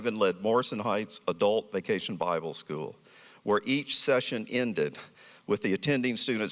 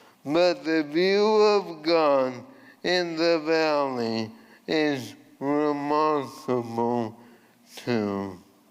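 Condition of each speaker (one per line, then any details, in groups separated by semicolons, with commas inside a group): No condition
ALS; voice changed from earlier resonant voice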